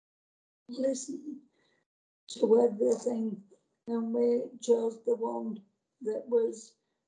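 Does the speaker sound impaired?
Yes: motor neurone disease; MND diagnosed about nine years ago, progressive, voice went overnight during past illnesses; still speaking, voice banked 1,600 phrases incl own, supported by therapist Richard Cave; voice affected quite a lot, once-broad Yorkshire accent changed, fears voice may suddenly go.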